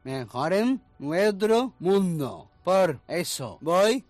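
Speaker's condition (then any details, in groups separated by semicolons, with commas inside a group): Down syndrome; congenital, severe congenital heart disease, several heart surgeries in first year and a half, early stimulation; adult, 23 years old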